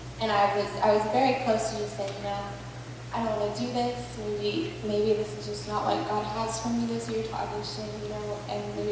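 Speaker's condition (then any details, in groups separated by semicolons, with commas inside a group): No condition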